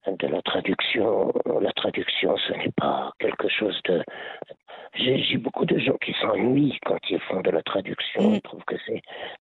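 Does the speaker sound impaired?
Yes: laryngeal cancer; laryngeal cancer linked to heavy smoking.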